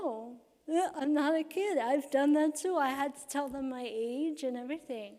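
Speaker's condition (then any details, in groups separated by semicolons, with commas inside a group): Cerebral palsy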